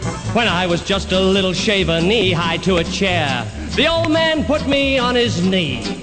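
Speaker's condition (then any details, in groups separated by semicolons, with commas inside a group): No condition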